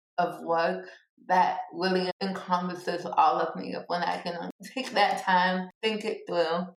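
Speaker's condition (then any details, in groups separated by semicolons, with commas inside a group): Cerebral palsy; born two months premature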